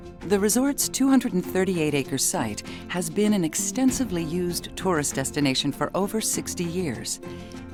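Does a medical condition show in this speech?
No.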